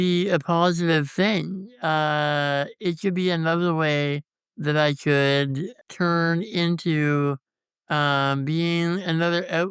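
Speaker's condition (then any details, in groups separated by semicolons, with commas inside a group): Congenital muscular dystrophy; tracheostomy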